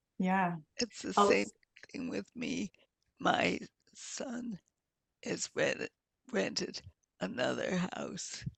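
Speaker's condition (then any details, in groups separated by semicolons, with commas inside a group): Multiple sclerosis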